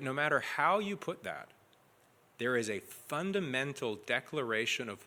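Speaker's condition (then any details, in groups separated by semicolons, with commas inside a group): No condition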